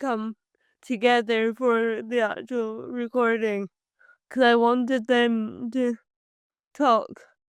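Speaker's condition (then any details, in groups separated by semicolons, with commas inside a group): Cerebral palsy; from birth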